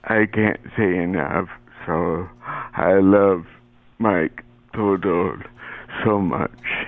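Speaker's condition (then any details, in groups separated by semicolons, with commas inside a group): Cerebral palsy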